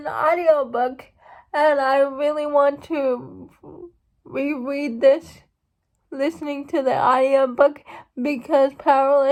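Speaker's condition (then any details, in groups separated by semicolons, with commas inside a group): Cerebral palsy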